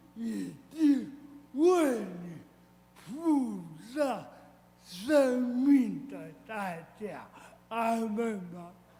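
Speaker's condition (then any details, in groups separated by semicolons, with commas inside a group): Cerebral palsy, severe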